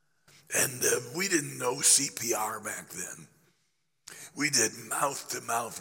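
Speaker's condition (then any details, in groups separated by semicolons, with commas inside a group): Laryngeal cancer after radiation; growth on voice box, treated with radiation and chemotherapy, voice box not removed; started preaching in a whisper, voice gaining strength, still affected, apologizes for listener discomfort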